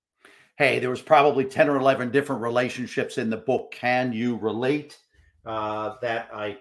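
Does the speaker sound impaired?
No.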